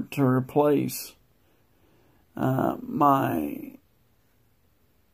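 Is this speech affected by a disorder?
Yes: multiple sclerosis, progressive.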